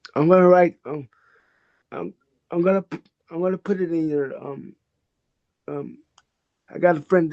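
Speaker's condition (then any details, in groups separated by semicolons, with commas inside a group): Cerebral palsy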